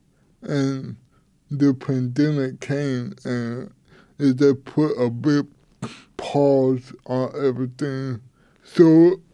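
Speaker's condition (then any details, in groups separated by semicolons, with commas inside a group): Cerebral palsy; congenital, tight muscles, affects walking and hands, takes medication, physical therapy for hands; medication taken this morning; affects speaking, would be very hard to understand without medication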